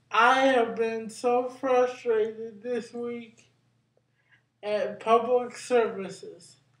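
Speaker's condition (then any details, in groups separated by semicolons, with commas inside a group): Cerebral palsy; brain injury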